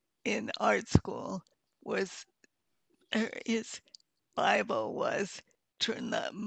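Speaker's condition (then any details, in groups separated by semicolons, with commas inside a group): Advanced multiple sclerosis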